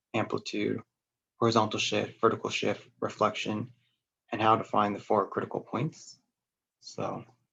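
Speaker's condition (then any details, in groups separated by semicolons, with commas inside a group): No condition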